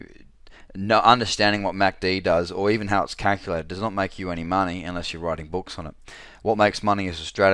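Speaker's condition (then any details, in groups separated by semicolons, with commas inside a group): No condition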